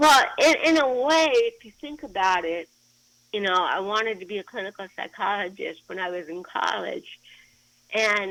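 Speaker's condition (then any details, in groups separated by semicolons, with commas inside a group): Cerebral palsy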